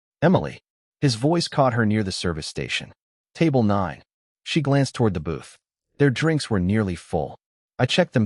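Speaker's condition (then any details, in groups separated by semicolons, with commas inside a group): No condition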